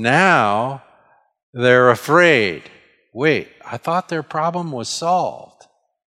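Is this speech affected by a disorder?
No.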